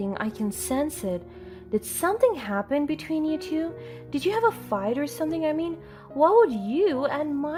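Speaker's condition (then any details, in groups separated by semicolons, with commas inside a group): No condition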